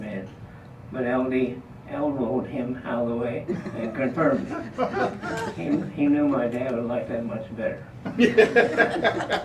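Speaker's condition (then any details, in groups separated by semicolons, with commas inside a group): Parkinson's disease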